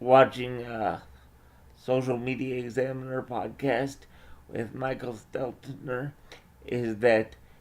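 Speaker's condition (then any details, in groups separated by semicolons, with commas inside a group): Cerebral palsy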